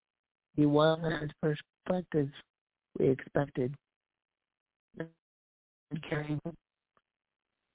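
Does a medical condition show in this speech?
Yes: cerebral palsy; past challenges speaking up.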